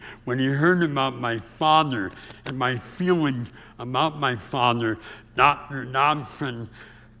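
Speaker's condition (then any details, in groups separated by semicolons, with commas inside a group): Severe speech impediment; about age 84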